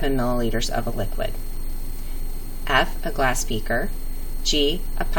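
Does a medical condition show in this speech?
No.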